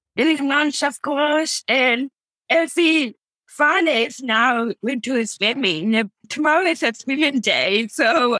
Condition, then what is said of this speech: Down syndrome. I can tell that you're working hard on speaking slowly and clearly.